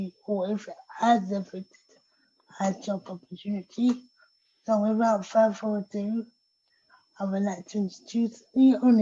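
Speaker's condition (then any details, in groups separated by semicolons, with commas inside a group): Cerebral palsy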